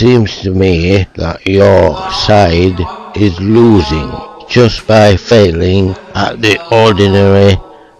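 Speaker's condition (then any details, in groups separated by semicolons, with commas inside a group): Motor neuron disease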